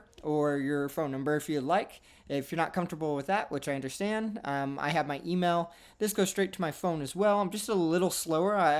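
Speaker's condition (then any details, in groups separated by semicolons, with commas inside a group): No condition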